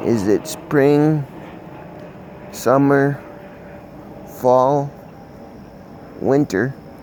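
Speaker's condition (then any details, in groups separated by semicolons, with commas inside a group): Cerebral palsy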